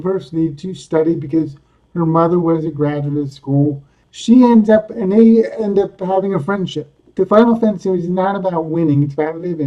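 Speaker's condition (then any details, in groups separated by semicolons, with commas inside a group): Cerebral palsy; speaks coherently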